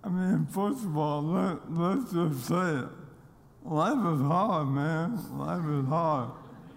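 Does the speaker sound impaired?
Yes: ALS; diagnosed during pro football career in Nashville after loss of strength, speed and weight; losing ability to speak clearly, voice does not sound as expected.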